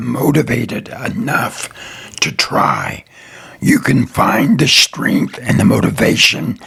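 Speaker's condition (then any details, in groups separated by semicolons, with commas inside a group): Throat cancer survivor; tracheostomy tube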